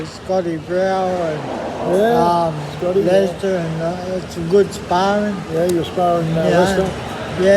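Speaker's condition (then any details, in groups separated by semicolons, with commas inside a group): MND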